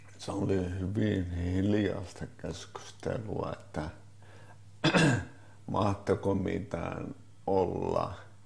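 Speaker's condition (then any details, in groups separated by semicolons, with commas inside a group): Multiple sclerosis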